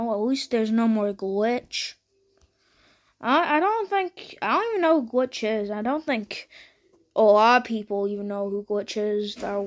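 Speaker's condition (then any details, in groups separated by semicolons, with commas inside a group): No condition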